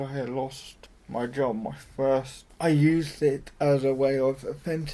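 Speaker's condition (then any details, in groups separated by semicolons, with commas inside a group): Cerebral palsy; mild, affects muscles and speech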